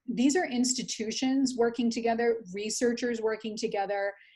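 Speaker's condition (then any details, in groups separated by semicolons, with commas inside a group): No condition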